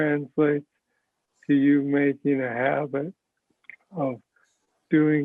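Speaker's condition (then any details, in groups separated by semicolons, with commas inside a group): Parkinson's disease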